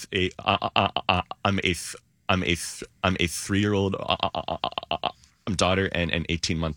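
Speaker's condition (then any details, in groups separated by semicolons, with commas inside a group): Stuttering; stuttering since age three or four, parents did not stutter, avoided situations in high school; avoidance reduction therapy in high school and college, accepts stuttering openly, stutters everywhere and all the time; core stutter small elongation, avoidance behaviors make it more obvious, voluntary fake stutter sometimes turns real; repeated sounds, repeated words, blocks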